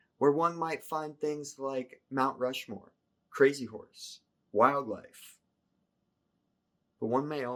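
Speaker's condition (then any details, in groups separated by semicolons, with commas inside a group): No condition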